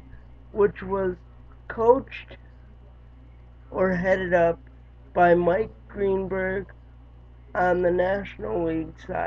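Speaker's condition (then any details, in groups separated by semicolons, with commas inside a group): Cerebral palsy; lifelong, wheelchair user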